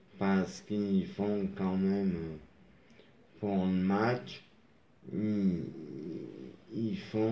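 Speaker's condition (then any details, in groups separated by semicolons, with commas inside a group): Traumatic brain injury; moped accident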